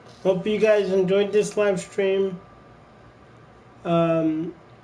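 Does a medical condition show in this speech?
Yes: cerebral palsy; from birth.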